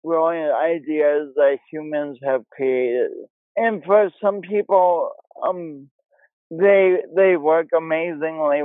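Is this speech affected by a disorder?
Yes: cerebral palsy; affects speech and body coordination; practices yoga, started at Sioux Falls YMCA; pronounced speech impediment, imperfect voice with speech impediment quality.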